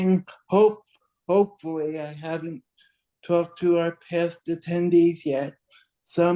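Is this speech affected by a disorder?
Yes: cerebral palsy.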